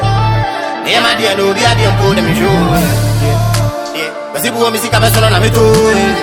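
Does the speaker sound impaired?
No.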